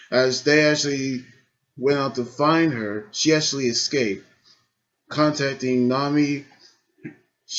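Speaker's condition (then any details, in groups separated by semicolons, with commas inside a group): No condition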